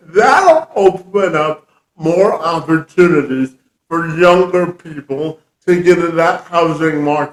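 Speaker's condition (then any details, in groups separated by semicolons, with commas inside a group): Cerebral palsy; from birth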